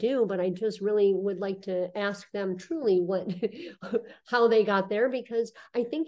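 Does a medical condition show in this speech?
Yes: cleft lip and palate; congenital.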